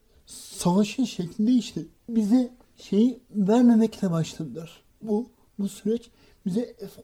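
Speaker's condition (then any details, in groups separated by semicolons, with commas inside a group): Cerebral palsy; practised reading aloud before mirror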